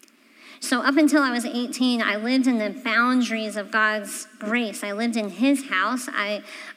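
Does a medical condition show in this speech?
Yes: cleft palate; congenital.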